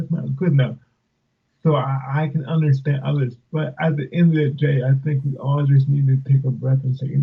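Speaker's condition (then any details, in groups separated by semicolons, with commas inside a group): Cerebral palsy; affects speech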